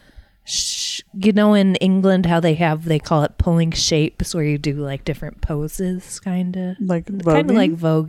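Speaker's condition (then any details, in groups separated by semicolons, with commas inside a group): No condition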